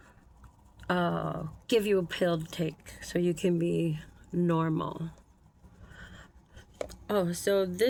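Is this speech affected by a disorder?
No.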